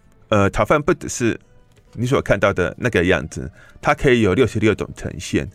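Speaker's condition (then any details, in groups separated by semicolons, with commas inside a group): Hearing impairment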